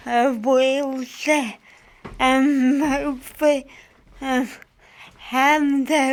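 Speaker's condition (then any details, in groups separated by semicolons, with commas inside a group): Cerebral palsy; from birth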